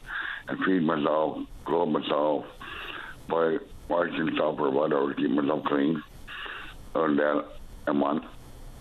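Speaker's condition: Stroke; slurred speech at times

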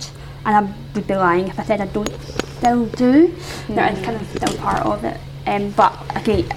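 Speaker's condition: Isolated cleft palate; noticeable speech difference, bar staff often not understanding, partner first took it for accent, sometimes exaggerated at cleft events

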